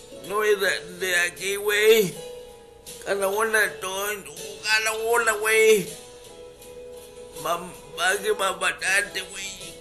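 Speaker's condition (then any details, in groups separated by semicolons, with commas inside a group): Cerebral palsy; uses wheelchair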